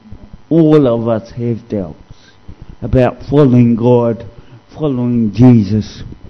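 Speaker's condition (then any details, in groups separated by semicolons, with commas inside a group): Cerebral palsy; discovered at age 2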